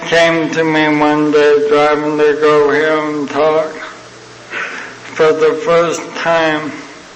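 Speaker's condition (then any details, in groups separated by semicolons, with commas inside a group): ALS (Lou Gehrig's disease); progressing, uses wheelchair, fell and cracked chin two years ago, no medication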